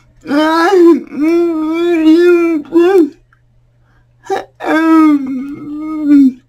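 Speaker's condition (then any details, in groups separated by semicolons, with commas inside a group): Cerebral palsy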